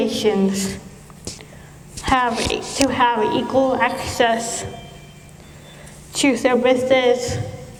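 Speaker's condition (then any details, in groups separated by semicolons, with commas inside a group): Cerebral palsy; speech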